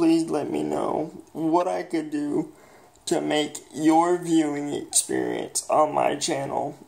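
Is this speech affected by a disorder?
Yes: cerebral palsy, mild.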